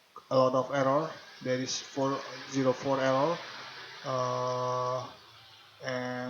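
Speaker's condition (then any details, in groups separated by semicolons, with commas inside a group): No condition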